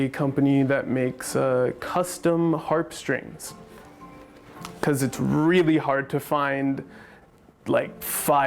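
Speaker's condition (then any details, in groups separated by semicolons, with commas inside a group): No condition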